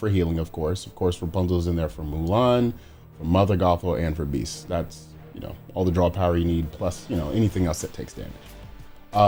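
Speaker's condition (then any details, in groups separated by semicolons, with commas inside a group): No condition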